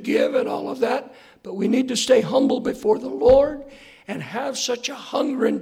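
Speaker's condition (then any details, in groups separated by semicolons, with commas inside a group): Hoarseness after vocal cord surgery; hoarse voice, hard for listeners to hear, not smooth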